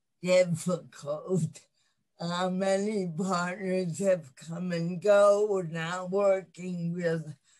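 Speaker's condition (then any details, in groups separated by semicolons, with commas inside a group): Cerebral palsy; lifelong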